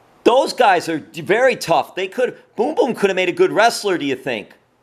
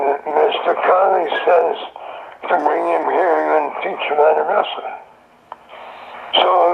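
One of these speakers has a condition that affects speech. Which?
The second: throat cancer; survivor.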